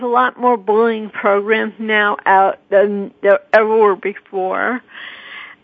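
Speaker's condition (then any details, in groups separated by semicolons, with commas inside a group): Cerebral palsy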